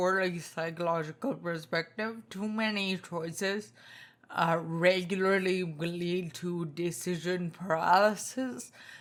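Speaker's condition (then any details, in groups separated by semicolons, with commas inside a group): Spinocerebellar ataxia type 2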